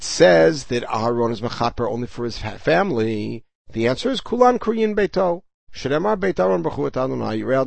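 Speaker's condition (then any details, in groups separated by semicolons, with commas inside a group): No condition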